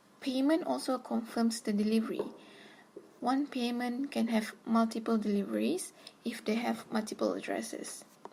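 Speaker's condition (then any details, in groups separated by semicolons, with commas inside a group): No condition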